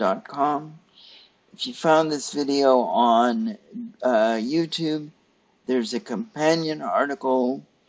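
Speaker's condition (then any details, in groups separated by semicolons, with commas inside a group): Cerebral palsy; stiff muscles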